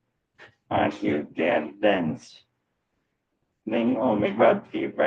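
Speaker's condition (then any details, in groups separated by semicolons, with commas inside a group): Motor neurone disease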